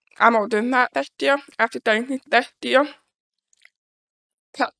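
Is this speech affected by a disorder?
Yes: deafness; congenital deafness, born deaf.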